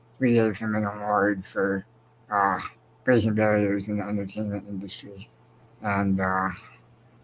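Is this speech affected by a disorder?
Yes: spinal muscular atrophy.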